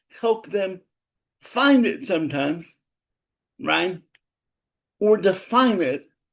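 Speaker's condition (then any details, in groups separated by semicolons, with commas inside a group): Cerebral palsy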